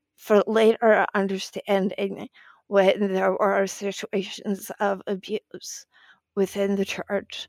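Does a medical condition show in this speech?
Yes: spasmodic dysphonia; vocal cord disorder, diagnosed after praying for normal voice, repeated Botox injections silenced voice; Botox injections given up years ago, speaking without treatment; voice may sound like glitching audio, shaky, likened to NPR host Diane Rehm.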